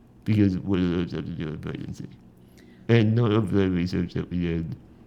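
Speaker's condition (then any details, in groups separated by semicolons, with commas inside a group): Spinal muscular atrophy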